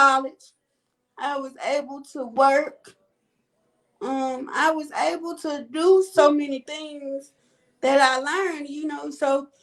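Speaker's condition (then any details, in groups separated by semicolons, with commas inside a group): Cerebral palsy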